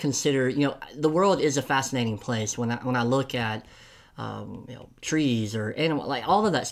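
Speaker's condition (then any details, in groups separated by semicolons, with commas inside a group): Cleft lip and palate; attributed to being from Tennessee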